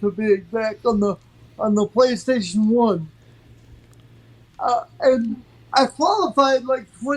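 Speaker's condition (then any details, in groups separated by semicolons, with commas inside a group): Cerebral palsy; from birth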